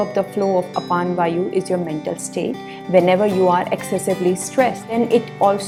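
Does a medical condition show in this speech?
No.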